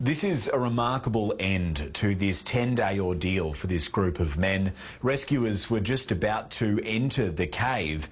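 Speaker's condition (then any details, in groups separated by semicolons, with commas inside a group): No condition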